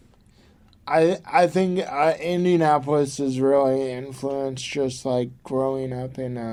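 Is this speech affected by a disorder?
Yes: cerebral palsy; from birth.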